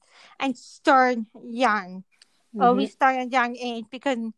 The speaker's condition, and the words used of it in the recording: Deafness. So I apologize in advance if I'm not speaking clearly or if I can't understand the question.